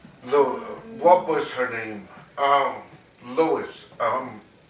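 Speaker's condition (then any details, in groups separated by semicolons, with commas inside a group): Cerebral palsy, mild; mainly affects speech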